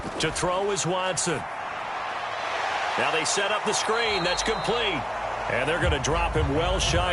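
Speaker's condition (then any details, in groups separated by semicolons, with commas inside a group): No condition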